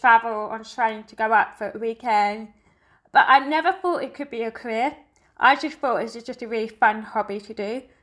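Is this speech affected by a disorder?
Yes: deafness; lip reads all day among hearing people, finds it tiring.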